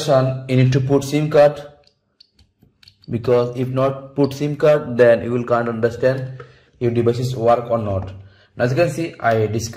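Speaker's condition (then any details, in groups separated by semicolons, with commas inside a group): No condition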